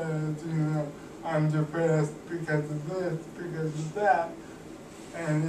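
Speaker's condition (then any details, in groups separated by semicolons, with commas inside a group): Cerebral palsy; cannot walk, uses wheelchair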